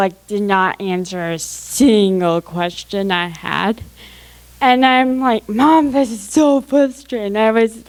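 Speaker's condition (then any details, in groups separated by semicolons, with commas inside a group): Cerebral palsy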